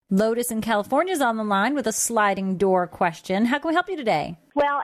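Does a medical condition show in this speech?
No.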